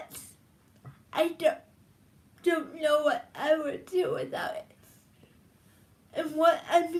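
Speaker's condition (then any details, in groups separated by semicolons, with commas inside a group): Cerebral palsy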